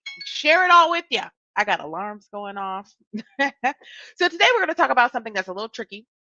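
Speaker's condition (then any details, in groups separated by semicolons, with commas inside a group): No condition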